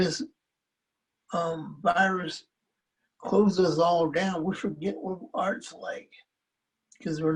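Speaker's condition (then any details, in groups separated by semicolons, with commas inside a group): Cerebral palsy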